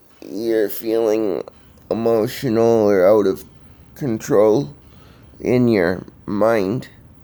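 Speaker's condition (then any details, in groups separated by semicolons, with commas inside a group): Cerebral palsy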